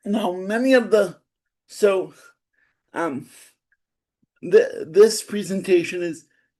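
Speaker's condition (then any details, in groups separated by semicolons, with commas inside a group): Cerebral palsy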